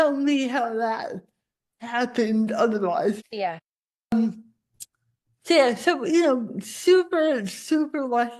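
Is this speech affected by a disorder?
Yes: cerebral palsy; spasticity.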